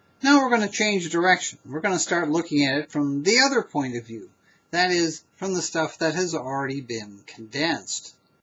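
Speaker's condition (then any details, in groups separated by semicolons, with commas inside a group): No condition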